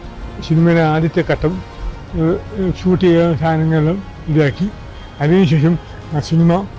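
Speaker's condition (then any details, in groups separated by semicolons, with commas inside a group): Cerebral palsy; body weakened, incurable; speech hard for listeners, needed weeks to adjust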